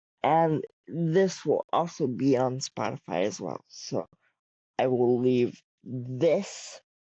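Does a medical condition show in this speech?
Yes: cerebral palsy; wheelchair user.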